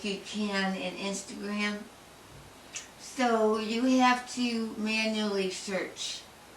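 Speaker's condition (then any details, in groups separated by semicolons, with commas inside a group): Tongue cancer; had speech therapy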